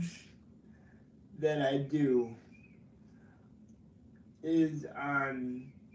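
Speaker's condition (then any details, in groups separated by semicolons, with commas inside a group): Cerebral palsy; from birth, affects legs; limited hand use, voice-controlled assistive technology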